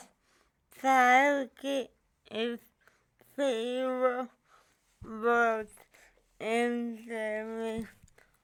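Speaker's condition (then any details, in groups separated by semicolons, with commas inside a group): Cerebral palsy; from birth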